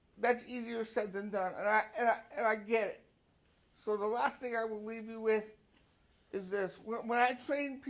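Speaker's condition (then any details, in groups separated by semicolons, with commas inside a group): Cerebral palsy; brain cell damage at birth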